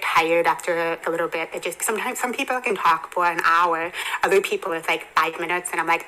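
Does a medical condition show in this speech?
Yes: hearing impairment, congenital, bilateral cochlear implants.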